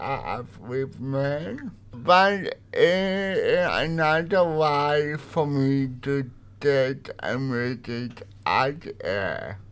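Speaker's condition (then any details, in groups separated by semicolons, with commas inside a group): Cerebral palsy; uses light writer communication device; partly voiced, partly typed audio on light writer communication device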